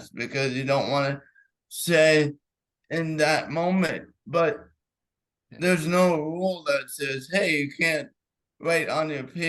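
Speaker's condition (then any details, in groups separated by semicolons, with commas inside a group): Cerebral palsy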